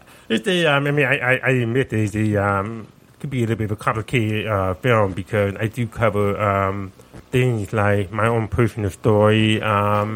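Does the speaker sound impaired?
Yes: profound deafness, deaf accent; born profoundly deaf, 95 db loss both ears, cause unknown, sensorineural, cochlear implant, earlier hearing aids; hears through cochlear implant on side of head, hearing aids gave about 10% of current hearing; sounds different, listeners ask where accent is from, parents taught speech.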